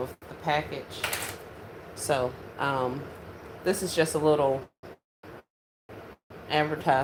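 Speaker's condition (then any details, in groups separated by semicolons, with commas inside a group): No condition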